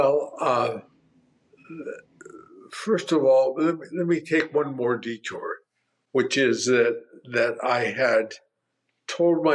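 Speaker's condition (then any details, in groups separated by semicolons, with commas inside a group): Primary lateral sclerosis; voice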